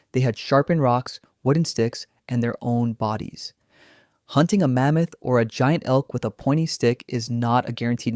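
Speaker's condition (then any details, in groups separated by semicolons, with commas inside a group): No condition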